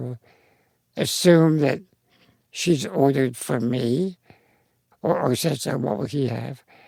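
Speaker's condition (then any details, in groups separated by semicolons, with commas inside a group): Spinal muscular atrophy; congenital genetic progressive neuromuscular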